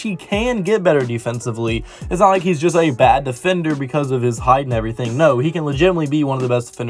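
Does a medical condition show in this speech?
No.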